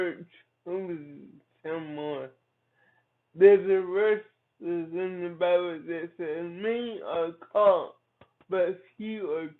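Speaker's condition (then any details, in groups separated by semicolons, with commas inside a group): Cerebral palsy; from birth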